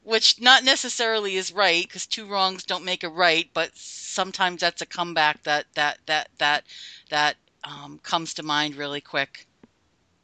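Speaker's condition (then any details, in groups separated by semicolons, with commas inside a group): Stuttering; onset age 5 after fluent speech from age 2, stuttering ever since; half year speech therapy in 3rd grade, none in Catholic school, adult therapy few years ago; formerly avoided speaking situations, speechless at first self-help group meeting, said name and stutter by fourth or fifth; repeated words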